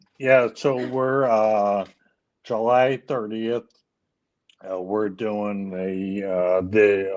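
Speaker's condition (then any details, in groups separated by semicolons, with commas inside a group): ALS; leg onset, later arm weakness; speech issues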